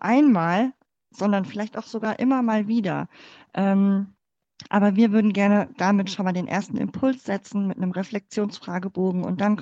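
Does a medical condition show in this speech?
Yes: cleft palate; congenital.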